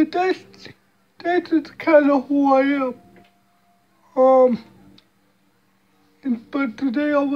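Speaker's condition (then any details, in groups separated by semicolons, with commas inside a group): Cerebral palsy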